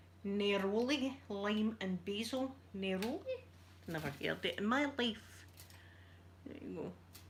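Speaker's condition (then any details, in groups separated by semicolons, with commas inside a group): No condition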